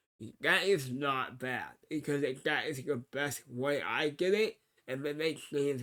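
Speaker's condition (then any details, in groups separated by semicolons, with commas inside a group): Cerebral palsy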